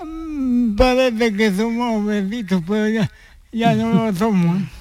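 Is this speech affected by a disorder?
Yes: cerebral palsy; since birth, needs extra support for daily living activities; attends Aspace Sevilla day centre for stimulation, needs adapted bus to reach centre.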